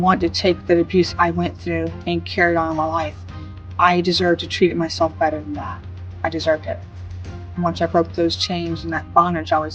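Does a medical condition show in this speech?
No.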